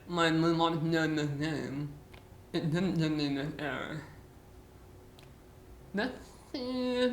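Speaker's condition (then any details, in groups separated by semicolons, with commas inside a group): Muscular dystrophy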